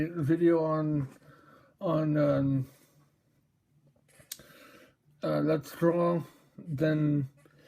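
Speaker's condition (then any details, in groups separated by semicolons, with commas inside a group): Mobius syndrome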